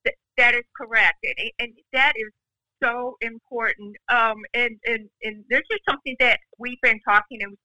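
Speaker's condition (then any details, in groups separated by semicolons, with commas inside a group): Profound deafness; profound hearing loss, uses hearing aid, communicates in sign language; speaks for herself in own voice via voice carryover, interpreter signs host's words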